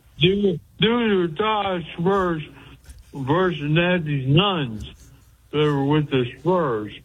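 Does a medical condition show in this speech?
Yes: speech impediment after head injury; cause unclear, stabbed and hit in head with ashtray by girlfriend years ago, cognition reportedly intact; rapid fire delivery, trouble getting words out, hard to follow.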